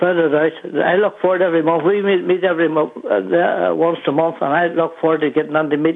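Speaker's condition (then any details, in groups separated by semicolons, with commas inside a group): Young onset Parkinson's; diagnosed at 48, right hand tremor first, slow progression over about 10 years; worsening tremor and movement, barely walks, feet freezing, falls, sways, morning medication takes 40 minutes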